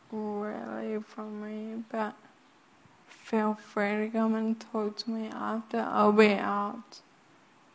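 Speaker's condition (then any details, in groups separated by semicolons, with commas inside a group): Friedreich's ataxia; cannot speak if quiet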